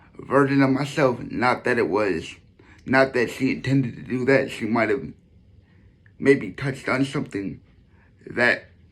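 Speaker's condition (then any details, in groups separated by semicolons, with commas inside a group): Cerebral palsy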